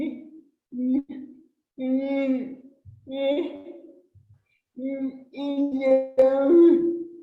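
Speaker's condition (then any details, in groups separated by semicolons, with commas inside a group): Cerebral palsy; since birth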